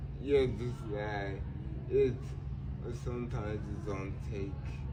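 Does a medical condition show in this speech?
Yes: cerebral palsy.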